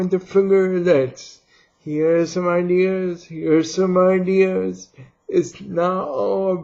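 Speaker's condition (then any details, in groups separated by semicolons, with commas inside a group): Cerebral palsy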